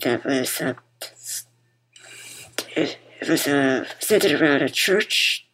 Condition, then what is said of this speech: Muscular dystrophy. She uses a wheelchair to get around and wears a BiPAP machine to help her breathe, which you'll hear throughout our conversation.